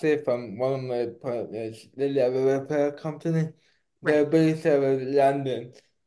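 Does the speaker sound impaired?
Yes: cerebral palsy; not slurred, per host.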